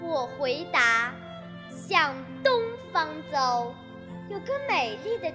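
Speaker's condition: No condition

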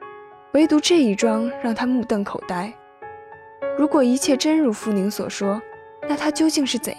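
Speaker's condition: No condition

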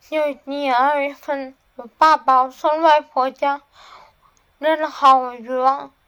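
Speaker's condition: Cerebellar atrophy, hereditary; muffled articulation

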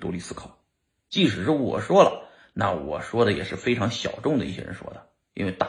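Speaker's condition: No condition

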